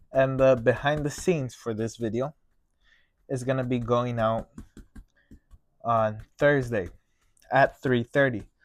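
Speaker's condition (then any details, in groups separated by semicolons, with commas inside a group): No condition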